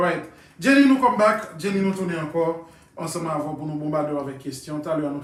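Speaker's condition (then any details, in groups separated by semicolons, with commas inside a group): No condition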